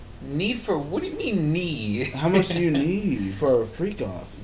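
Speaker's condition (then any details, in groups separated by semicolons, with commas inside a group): No condition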